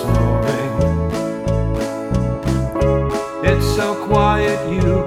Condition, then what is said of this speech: No condition.